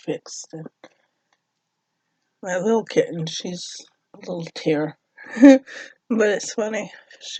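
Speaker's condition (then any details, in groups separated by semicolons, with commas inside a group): Cerebral palsy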